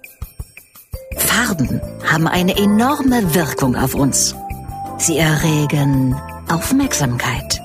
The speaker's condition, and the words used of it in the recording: No condition.